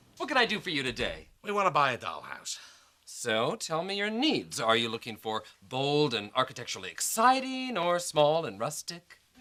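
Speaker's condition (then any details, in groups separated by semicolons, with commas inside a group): No condition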